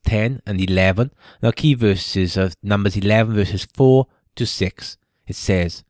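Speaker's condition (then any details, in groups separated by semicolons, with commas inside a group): No condition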